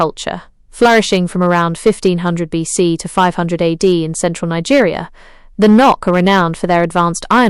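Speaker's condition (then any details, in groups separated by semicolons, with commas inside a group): No condition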